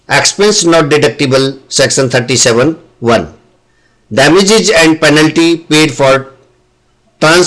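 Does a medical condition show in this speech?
No.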